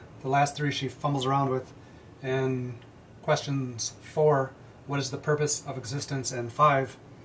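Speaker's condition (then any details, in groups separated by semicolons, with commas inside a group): No condition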